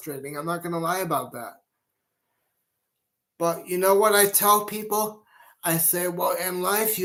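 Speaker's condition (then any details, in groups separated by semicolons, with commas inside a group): Cerebral palsy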